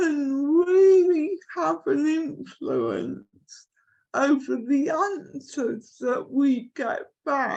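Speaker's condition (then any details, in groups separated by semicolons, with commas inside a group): Cerebral palsy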